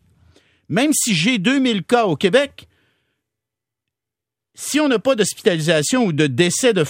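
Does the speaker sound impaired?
No.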